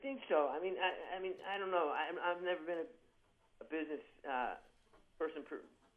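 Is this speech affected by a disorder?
Yes: Parkinson's disease, young-onset.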